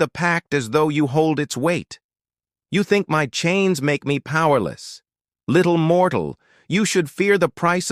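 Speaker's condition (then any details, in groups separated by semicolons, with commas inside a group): No condition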